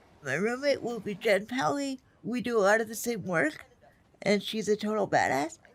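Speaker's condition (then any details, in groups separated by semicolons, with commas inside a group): Spastic quadriplegic cerebral palsy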